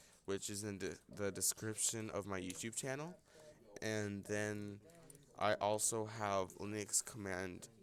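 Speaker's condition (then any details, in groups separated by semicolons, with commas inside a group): No condition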